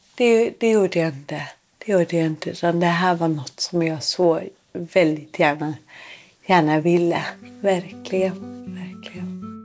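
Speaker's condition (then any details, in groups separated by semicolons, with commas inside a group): Cerebral palsy; cerebral palsy from birth asphyxia, umbilical cord around neck, born without heartbeat, resuscitated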